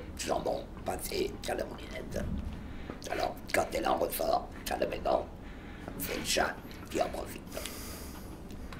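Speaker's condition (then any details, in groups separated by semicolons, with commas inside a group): Total laryngectomy, oesophageal; larynx removed; unable to speak three weeks post-surgery, learned esophageal voice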